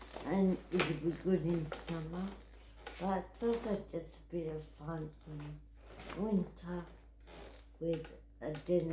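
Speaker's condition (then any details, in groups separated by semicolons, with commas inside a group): Cerebral palsy; wheelchair user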